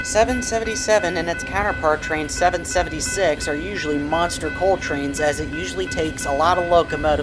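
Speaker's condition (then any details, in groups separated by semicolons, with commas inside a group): No condition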